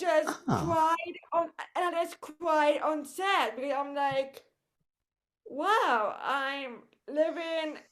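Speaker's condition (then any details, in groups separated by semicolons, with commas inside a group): Cerebral palsy; voice affected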